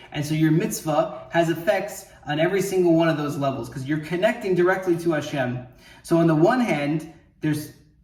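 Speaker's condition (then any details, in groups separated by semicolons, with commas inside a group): No condition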